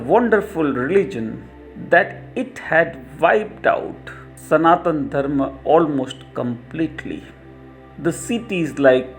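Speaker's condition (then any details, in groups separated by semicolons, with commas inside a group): No condition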